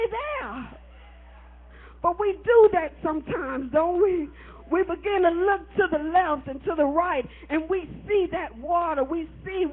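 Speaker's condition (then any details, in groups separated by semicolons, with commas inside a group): No condition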